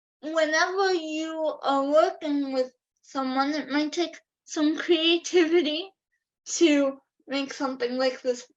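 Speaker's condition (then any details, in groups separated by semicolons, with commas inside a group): Cerebral palsy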